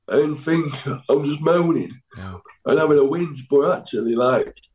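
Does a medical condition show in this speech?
Yes: cerebral palsy; needs help getting up and dressing.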